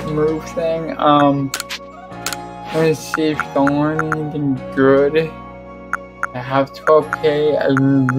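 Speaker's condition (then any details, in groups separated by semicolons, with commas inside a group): Cerebral palsy; affects legs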